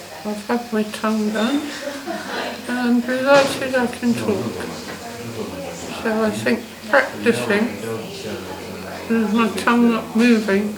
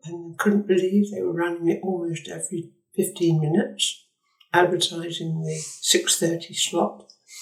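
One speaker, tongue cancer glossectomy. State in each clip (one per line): 4 to 8 days after tongue surgery
1 to 6 weeks after surgery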